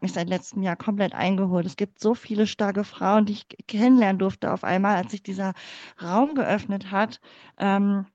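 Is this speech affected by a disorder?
Yes: cleft palate; speaking in front of class and using voice for speaking never felt easy, sang a lot instead.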